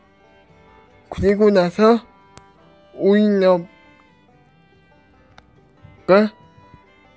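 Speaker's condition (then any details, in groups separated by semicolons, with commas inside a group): Cerebral palsy; brain lesion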